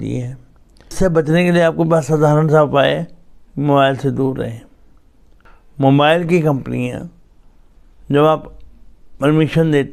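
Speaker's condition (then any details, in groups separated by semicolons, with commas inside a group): Cerebral palsy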